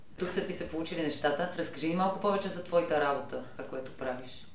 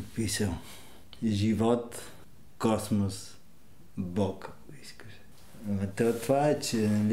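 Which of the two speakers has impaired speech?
The second: cerebral palsy; oxygen loss at birth, stroke.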